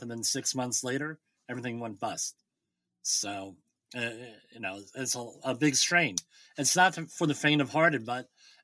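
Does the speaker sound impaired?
Yes: bilateral cleft lip and palate; congenital, present from birth; nine years of speech therapy, speech once unintelligible.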